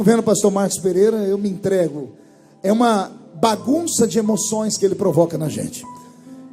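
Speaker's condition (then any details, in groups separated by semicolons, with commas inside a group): No condition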